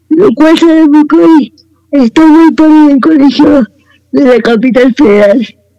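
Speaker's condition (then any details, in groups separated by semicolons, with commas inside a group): Cerebral palsy; no seizures, no medication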